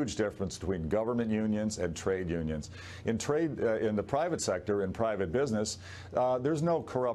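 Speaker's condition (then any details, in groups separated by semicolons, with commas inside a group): No condition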